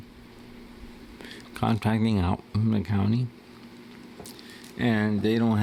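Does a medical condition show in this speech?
Yes: cerebral palsy; wheelchair user.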